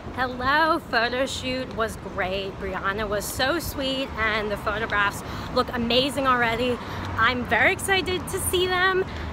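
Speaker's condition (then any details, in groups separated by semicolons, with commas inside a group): No condition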